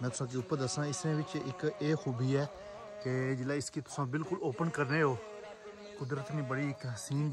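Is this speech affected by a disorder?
No.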